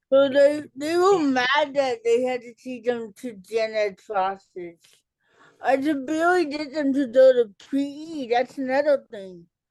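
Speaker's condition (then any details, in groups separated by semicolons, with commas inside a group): Cerebral palsy; speech delay in childhood, speech services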